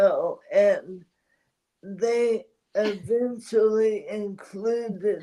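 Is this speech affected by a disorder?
Yes: ALS.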